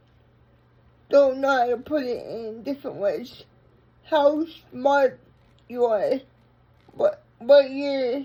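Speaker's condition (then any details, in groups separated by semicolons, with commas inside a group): Brain injury; unable to walk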